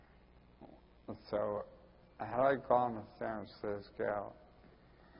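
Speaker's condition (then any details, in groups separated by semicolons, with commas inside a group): Ataxia; Friedreich's ataxia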